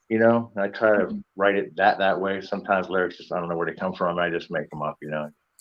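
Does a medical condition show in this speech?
No.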